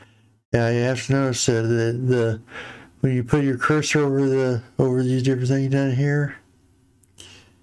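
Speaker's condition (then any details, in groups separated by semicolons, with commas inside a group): Parkinson's disease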